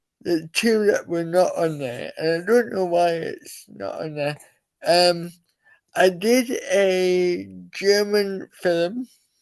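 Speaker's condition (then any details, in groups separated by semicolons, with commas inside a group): Cerebral palsy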